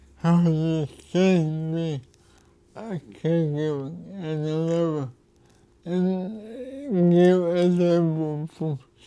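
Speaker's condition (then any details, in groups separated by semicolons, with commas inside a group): Cerebral palsy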